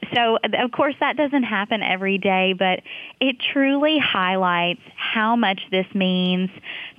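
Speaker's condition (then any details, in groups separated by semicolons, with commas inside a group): No condition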